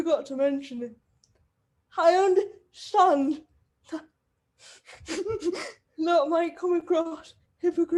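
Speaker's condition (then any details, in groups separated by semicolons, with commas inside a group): Cerebral palsy; wheelchair user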